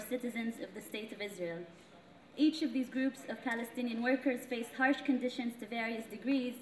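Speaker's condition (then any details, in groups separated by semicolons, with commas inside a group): No condition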